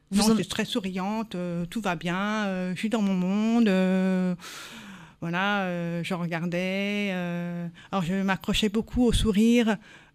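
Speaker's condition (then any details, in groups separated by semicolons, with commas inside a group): Born deaf, congenital; learned to speak through years of speech therapy, learned p/b distinctions, speaks like hearing person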